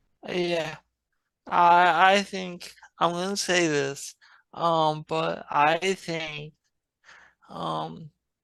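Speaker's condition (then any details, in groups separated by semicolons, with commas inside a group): Traumatic brain injury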